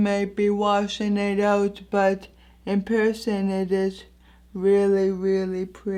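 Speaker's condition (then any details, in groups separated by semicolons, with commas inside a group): Anoxic brain injury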